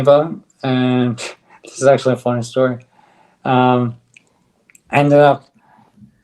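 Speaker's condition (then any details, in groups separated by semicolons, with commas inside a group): ALS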